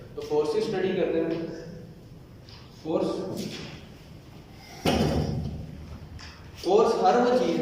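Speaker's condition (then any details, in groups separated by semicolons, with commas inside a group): No condition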